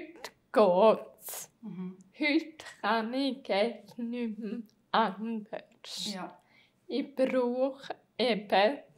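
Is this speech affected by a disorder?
Yes: multiple sclerosis; autoimmune disease; onset about 14 years ago, needs help from others.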